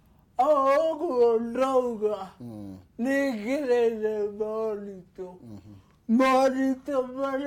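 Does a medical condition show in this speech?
Yes: cerebral palsy.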